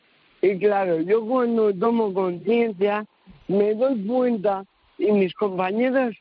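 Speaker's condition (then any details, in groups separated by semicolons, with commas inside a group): Cerebral palsy; no intellectual disability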